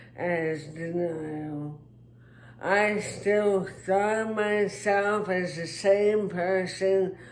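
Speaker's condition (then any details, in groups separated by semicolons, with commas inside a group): Traumatic brain injury; speech impairment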